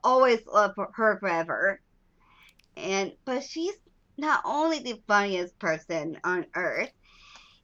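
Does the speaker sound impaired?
Yes: Down syndrome; lifelong.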